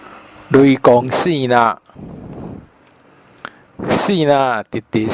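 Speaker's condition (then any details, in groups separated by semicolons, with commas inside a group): No condition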